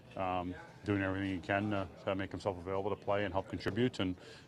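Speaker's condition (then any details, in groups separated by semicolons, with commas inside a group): No condition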